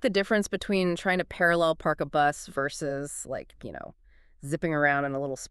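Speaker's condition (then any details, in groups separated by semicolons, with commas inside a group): No condition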